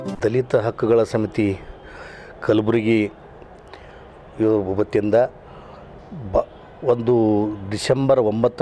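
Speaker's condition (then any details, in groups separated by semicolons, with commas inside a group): No condition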